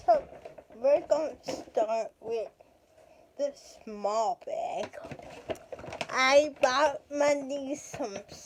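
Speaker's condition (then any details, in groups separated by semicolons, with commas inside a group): Cerebral palsy; speech affected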